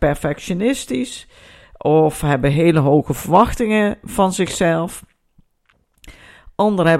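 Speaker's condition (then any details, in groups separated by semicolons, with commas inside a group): No condition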